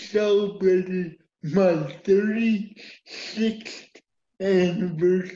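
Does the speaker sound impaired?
Yes: cerebral palsy; uses wheelchair.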